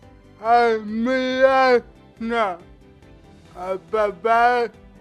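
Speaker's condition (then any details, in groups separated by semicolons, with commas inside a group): Cerebral palsy; cerebral palsy since birth; short replies, host repeats and checks words, 'parálisis cerebral' came out unclear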